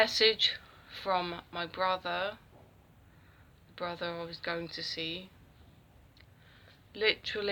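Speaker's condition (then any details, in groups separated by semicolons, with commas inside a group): No condition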